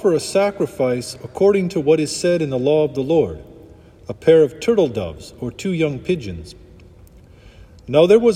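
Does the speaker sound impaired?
No.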